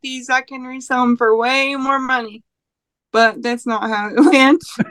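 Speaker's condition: Cerebral palsy; would like to have it

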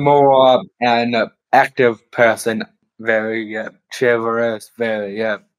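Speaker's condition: Down syndrome; later diagnosed with autism

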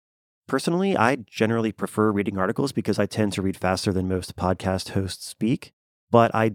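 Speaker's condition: No condition

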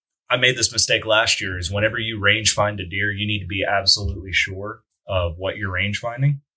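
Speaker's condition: No condition

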